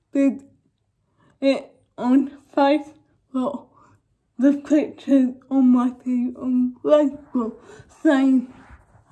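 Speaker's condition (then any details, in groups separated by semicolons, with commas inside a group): Cerebral palsy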